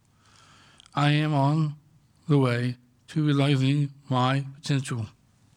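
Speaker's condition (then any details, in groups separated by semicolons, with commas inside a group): Down syndrome; congenital, diagnosed at birth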